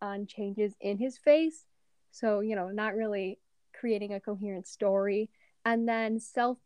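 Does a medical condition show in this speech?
No.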